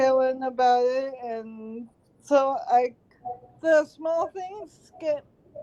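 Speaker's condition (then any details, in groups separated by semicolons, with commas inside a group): Cerebral palsy; since birth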